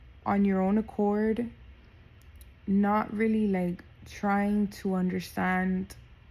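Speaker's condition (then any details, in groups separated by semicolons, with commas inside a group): No condition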